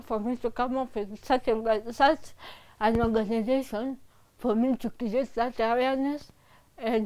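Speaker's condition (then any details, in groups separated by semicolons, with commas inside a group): Cerebral palsy; from birth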